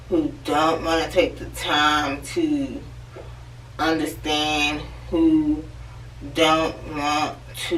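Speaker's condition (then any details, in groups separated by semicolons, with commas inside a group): Cerebral palsy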